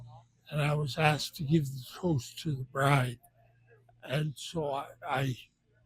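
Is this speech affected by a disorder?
Yes: benign essential tremor.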